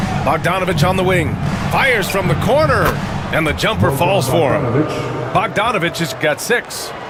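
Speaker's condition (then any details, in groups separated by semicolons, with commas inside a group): No condition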